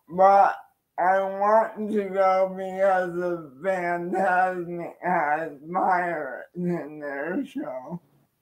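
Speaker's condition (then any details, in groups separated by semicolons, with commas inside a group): Cerebral palsy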